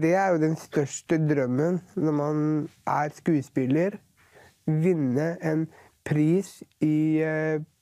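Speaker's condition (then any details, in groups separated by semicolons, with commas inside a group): Down syndrome; present since birth; age 43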